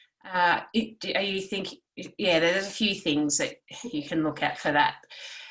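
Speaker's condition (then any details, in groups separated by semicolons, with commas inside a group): No condition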